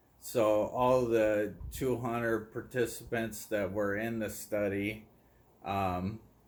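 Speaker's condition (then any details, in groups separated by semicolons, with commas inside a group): ALS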